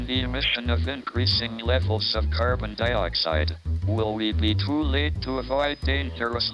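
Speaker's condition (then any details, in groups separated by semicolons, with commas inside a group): ALS, speech-generating device; very long survival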